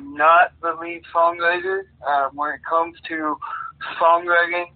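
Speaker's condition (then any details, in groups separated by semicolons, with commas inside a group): Cerebral palsy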